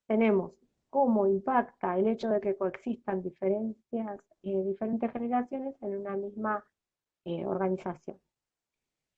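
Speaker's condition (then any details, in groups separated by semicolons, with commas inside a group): No condition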